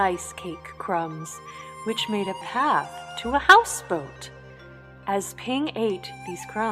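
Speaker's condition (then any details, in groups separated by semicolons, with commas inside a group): No condition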